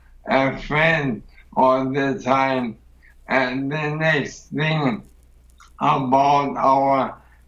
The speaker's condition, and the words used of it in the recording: ALS (motor neuron disease). I didn't notice a big change, but his language, but his voice definitely has changed.